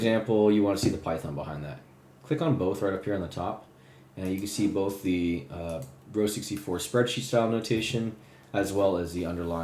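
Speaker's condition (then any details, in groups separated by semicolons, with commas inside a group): No condition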